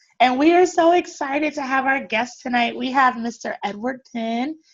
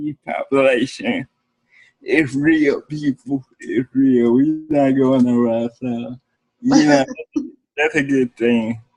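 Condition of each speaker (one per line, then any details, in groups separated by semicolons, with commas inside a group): No condition
Cerebral palsy; from birth; speech therapy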